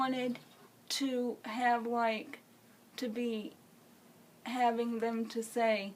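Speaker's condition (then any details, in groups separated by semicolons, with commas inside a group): Cerebral palsy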